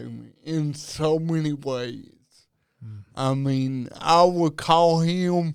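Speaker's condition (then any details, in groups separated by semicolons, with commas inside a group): Cerebral palsy; diagnosed at about age two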